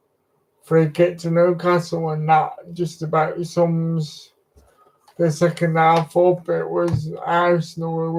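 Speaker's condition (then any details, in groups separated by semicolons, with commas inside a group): Cerebral palsy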